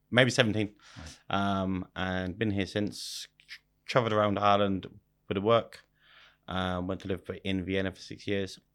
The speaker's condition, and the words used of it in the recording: Stuttering. And because I've got a stutter, when I tried to speak in German, it got five times worse.